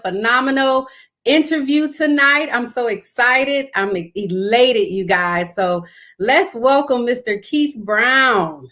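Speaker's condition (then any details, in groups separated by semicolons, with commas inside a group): No condition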